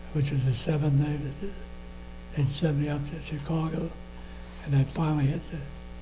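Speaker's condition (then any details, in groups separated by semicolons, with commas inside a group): Parkinson's disease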